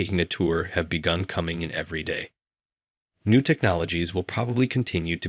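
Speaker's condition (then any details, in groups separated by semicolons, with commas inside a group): No condition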